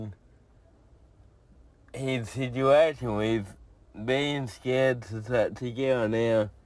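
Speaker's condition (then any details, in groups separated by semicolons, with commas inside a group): Cerebral palsy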